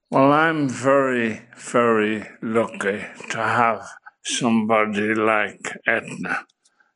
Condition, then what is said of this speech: ALS (motor neuron disease). And it is very frustrating when you meet people speech fatigue, I think it's called.